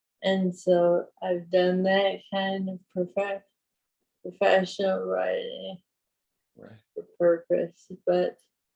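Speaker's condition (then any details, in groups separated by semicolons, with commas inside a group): Parkinson's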